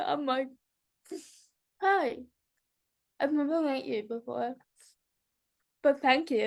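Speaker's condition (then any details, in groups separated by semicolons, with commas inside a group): Cerebral palsy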